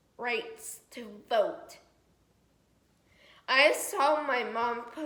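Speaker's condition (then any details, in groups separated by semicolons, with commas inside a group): Cerebral palsy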